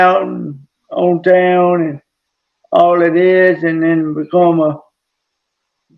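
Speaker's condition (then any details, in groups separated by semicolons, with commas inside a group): Traumatic brain injury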